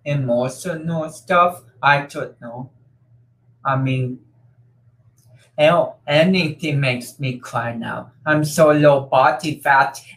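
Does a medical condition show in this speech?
Yes: cerebral palsy; umbilical cord slightly wrapped around neck.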